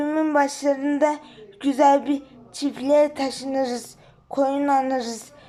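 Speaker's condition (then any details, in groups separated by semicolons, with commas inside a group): Cerebral palsy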